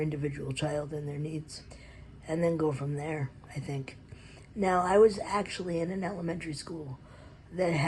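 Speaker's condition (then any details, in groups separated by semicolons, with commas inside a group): Cerebral palsy; predominantly physical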